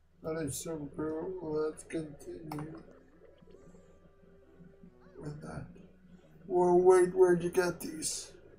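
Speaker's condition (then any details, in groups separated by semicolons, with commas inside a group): Quadriplegic cerebral palsy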